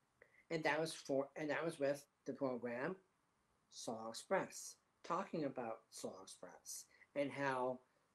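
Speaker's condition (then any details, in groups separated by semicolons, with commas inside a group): Down syndrome; disability since childhood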